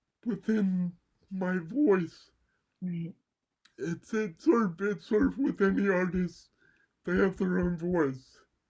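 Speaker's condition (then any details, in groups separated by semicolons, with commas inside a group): Cerebral palsy; mild left side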